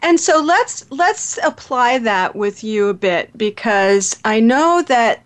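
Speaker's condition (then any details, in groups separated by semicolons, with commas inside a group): No condition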